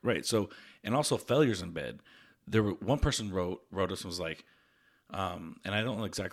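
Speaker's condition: No condition

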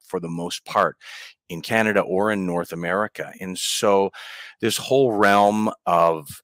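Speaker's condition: No condition

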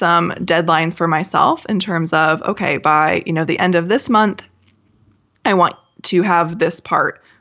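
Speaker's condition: No condition

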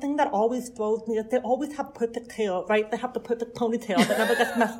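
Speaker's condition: Deafness; hearing impaired

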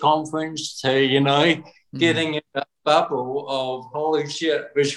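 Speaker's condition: Cerebral palsy; birth-related cause

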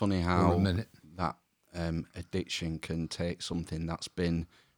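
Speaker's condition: No condition

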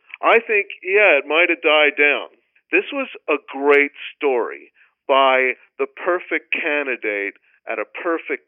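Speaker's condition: No condition

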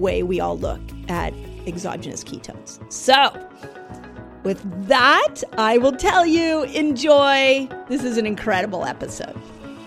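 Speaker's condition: No condition

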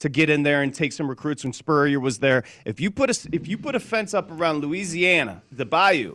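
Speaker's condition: No condition

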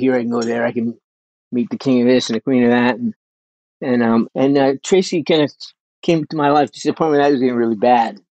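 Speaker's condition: Young-onset Parkinson's disease; spinal surgery

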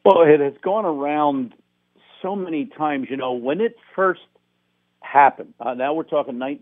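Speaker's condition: No condition

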